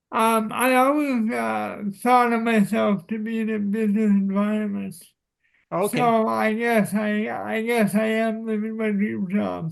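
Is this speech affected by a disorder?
Yes: cerebral palsy.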